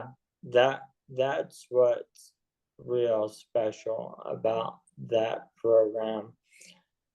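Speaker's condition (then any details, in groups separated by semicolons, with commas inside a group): ALS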